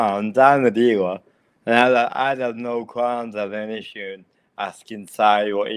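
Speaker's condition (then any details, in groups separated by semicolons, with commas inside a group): Cerebral palsy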